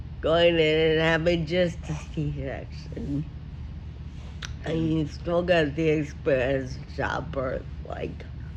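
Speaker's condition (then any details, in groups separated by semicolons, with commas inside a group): Friedreich ataxia; small lung capacity; breathing trouble from small lung capacity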